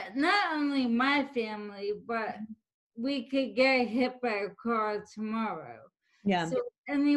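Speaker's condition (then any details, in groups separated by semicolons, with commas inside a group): ALS; speech may be hard to understand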